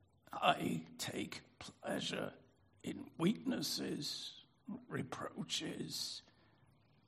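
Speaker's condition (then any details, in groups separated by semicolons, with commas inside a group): Spasmodic dysphonia; spastic dysphonia, spasmodic dystonia subtype, ENT exam with nasal camera, cause unknown, no known cure; catch in voice, lost resonance, speaking hard, easier with use but tires, lost three-octave singing range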